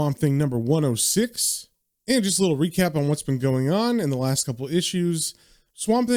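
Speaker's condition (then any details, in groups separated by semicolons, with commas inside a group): No condition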